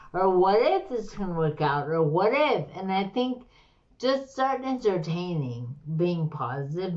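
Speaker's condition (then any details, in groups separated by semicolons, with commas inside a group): Slurred speech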